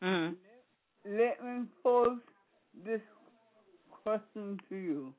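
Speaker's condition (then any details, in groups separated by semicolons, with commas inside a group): Speech impediment; voice affected by disability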